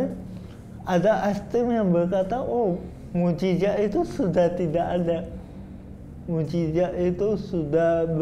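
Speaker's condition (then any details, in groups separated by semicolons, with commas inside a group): Cerebral palsy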